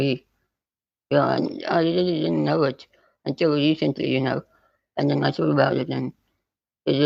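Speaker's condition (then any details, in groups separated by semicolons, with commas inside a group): Spinal muscular atrophy type 2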